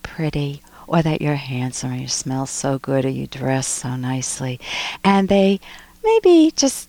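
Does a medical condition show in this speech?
No.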